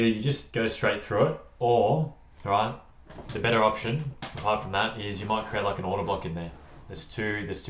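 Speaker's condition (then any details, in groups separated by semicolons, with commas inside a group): No condition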